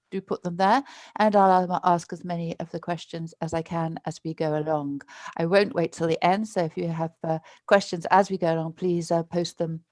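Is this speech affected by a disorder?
No.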